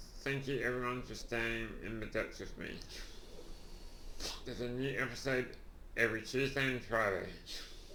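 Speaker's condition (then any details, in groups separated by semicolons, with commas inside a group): Duchenne muscular dystrophy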